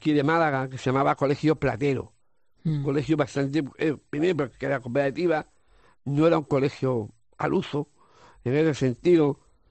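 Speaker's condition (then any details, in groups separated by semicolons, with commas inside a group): Down syndrome; trisomy 21, three copies of chromosome 21, genetic, congenital, age 47; lives alone with home help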